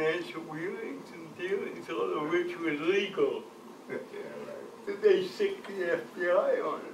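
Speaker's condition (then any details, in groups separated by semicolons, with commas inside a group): Cerebral palsy; from birth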